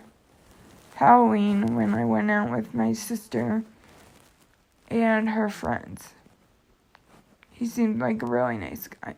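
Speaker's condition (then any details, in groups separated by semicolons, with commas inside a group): Cerebral palsy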